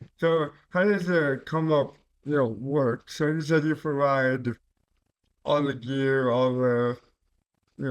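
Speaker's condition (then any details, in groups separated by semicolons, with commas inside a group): Cerebral palsy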